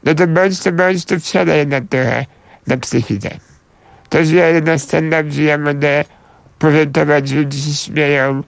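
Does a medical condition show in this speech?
Yes: spinal muscular atrophy; onset in childhood, wheelchair user.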